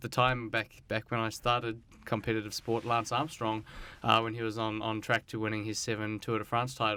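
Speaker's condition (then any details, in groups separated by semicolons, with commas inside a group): No condition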